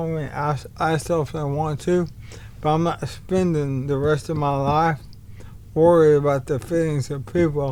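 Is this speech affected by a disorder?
Yes: ALS; speech degraded, barely able to talk, half-breath capacity.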